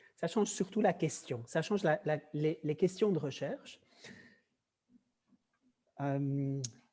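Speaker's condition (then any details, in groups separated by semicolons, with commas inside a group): No condition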